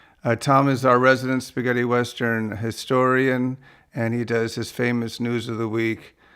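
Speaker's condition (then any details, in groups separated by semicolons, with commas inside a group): No condition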